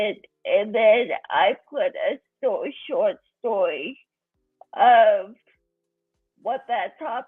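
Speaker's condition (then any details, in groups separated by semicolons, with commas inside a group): Cerebral palsy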